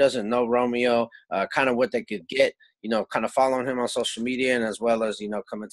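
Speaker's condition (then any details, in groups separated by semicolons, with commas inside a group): No condition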